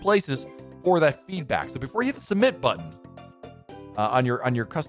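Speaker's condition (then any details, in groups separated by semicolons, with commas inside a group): No condition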